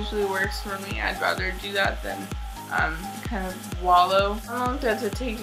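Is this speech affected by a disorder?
Yes: cerebral palsy.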